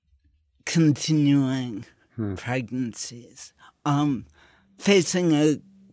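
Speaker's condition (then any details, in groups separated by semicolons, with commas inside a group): Cerebral palsy; slurred speech, slurring tongue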